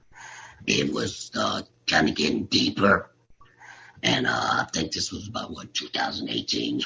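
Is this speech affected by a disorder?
Yes: laryngectomy; total laryngectomy for tumor by voice box, after failed six weeks chemo and radiation; voice prosthesis with hands-free device held by patch, still learning device, ongoing speech therapy; voice deeper and raspy before diagnosis, only one or two words after surgery, improving with therapy.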